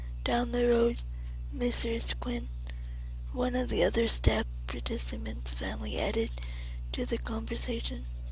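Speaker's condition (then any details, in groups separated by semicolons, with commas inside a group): Cerebral palsy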